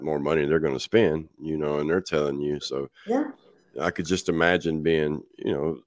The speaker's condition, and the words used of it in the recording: No condition.